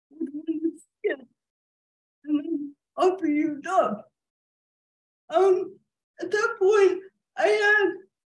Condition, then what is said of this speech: Cerebral palsy. And when I take breaks or take a drink, it kind of cleared my throat a little bit.